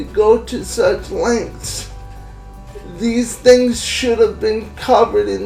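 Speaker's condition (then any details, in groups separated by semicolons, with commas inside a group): Cerebral palsy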